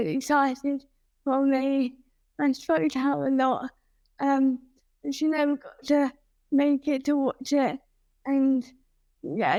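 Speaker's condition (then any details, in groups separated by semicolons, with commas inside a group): Cerebral palsy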